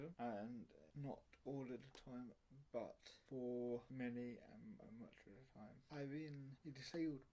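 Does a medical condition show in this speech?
Yes: cerebral palsy, mild.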